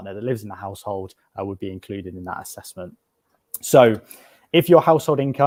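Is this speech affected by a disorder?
No.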